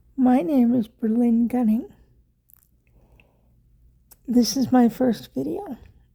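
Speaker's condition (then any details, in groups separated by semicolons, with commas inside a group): Cerebral palsy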